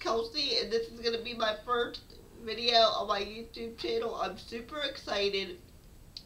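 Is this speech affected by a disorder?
Yes: cerebral palsy; affects speech.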